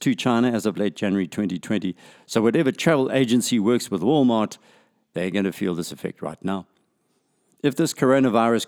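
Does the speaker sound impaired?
No.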